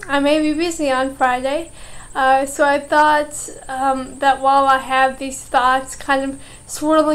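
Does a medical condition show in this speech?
Yes: cerebral palsy.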